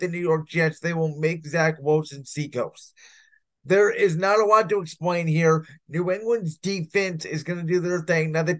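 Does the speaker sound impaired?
No.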